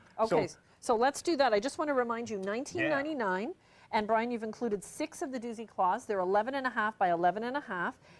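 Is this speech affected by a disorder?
No.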